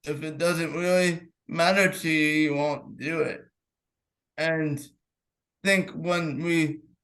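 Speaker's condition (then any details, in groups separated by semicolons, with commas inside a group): Cerebral palsy; clenched fist, unsteady walk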